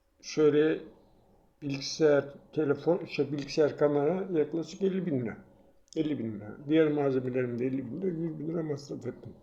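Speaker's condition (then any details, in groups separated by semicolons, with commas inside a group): No condition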